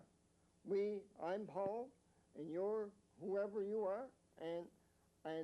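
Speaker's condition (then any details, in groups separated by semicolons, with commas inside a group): Mild cerebral palsy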